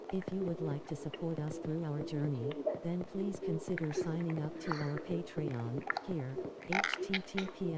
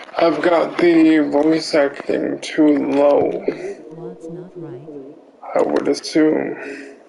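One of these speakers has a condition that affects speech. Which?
The second: cerebral palsy; affects limbs.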